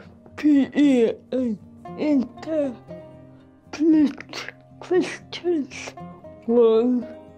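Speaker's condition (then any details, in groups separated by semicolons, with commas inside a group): Cerebral palsy; severe physical impairment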